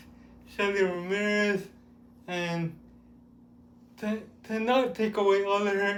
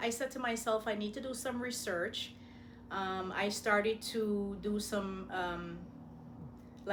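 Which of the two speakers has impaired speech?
The first: cerebral palsy; with developmental delay.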